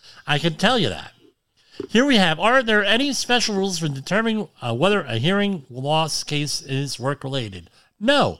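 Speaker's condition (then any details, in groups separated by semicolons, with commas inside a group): Cleft lip and palate; implied much improved now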